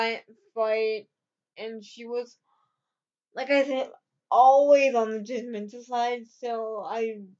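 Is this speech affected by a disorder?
Yes: cerebral palsy.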